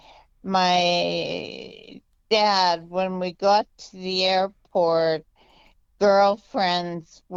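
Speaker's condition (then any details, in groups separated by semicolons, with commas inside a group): Multiple sclerosis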